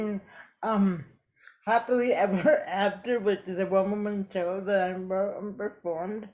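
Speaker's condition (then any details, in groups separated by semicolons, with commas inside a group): Cerebral palsy; affects speech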